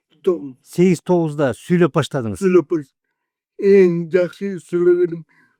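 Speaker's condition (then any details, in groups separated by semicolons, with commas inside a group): Cerebral palsy; 40 years with condition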